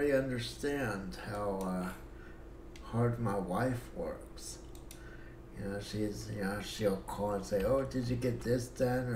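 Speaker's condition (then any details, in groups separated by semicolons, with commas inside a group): Cerebral palsy; breathing fine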